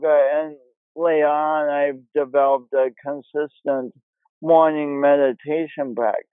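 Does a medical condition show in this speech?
Yes: cerebral palsy; affects speech and body coordination; practices yoga, started at Sioux Falls YMCA; pronounced speech impediment, imperfect voice with speech impediment quality.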